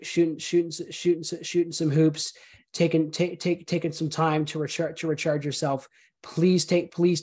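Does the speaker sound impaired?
Yes: stutter, severe; autism diagnosed around age 13 or 14, stutter linked to autism, unnoticed hand waving, eye contact difficulty; heavy stutter; here repeated sounds, repeated words.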